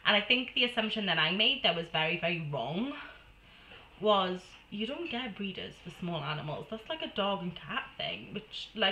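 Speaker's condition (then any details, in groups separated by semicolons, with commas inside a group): No condition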